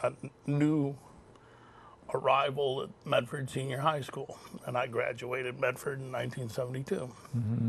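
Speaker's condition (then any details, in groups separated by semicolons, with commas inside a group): Cerebral palsy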